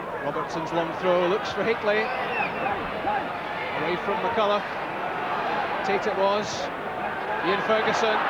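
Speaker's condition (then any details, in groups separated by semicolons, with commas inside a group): No condition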